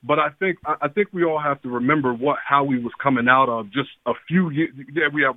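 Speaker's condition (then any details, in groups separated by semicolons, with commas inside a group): No condition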